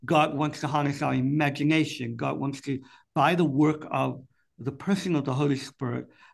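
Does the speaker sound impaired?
Yes: cleft palate; congenital cleft palate, speech and hearing impaired since birth, difficult childhood development; speech and hearing both still impaired; speech impediment.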